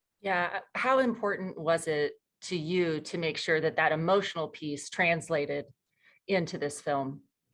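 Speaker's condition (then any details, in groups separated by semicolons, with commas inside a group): No condition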